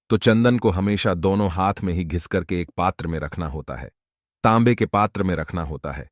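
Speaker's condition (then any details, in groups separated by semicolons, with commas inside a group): No condition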